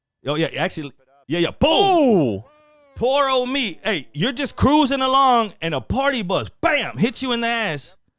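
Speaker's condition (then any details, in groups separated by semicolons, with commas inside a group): No condition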